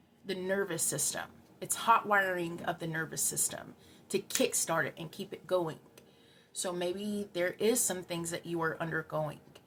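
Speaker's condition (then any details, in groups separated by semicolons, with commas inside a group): No condition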